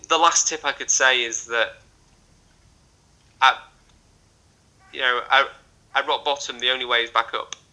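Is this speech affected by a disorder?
Yes: stammer; social events very difficult because of it; here repeated words, blocks.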